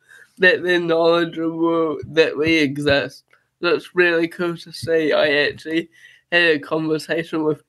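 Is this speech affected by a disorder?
Yes: cerebral palsy.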